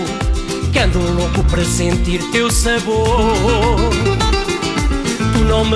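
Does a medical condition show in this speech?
No.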